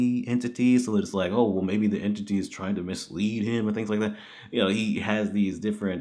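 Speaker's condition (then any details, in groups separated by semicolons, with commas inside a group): No condition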